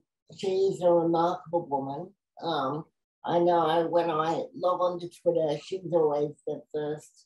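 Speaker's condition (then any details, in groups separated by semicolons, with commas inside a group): Cerebral palsy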